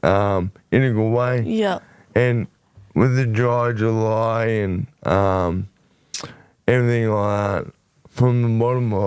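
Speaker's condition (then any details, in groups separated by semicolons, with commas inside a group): Motor neurone disease; shoulder onset, shoulder biopsy; diagnosed within past year, ozone therapy and other treatments; voice became very nasal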